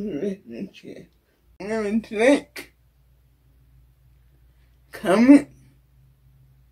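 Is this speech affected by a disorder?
Yes: cerebral palsy; wheelchair; uses phone to speak.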